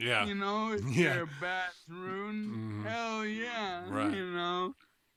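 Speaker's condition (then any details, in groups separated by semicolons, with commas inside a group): ALS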